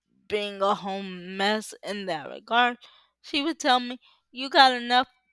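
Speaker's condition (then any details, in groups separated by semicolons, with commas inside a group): Cerebral palsy; uses power wheelchair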